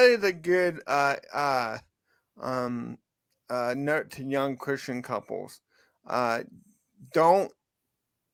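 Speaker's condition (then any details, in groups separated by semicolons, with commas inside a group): Cerebral palsy; from birth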